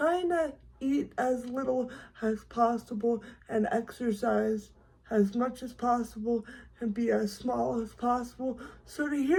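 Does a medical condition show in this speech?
Yes: cerebral palsy, severe.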